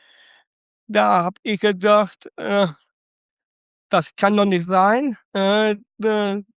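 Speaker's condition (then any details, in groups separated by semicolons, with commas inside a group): Down syndrome; trisomy 21, congenital, suspected on ultrasound two days before birth, born by caesarean at St. Vinzenz Krankenhaus Datteln; age 26, some limitations, lives well with it, attended early intervention (Frühförderstelle)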